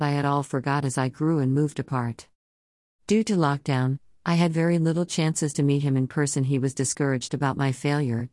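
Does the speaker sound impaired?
No.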